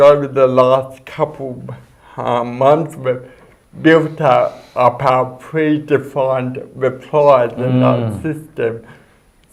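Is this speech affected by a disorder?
Yes: cerebral palsy; speech.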